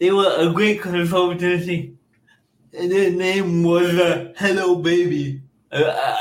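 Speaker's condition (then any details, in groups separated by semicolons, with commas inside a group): Cerebral palsy; speech impairments, speech therapy from age seven with jeff in orlando, school speaking device declined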